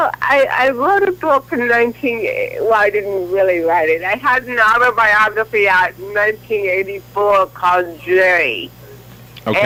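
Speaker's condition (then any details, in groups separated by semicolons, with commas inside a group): Cerebral palsy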